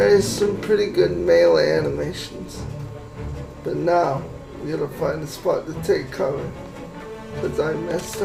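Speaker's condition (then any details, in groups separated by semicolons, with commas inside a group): Cerebral palsy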